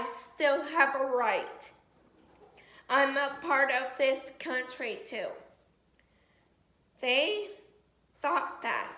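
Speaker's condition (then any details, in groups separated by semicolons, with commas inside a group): Cerebral palsy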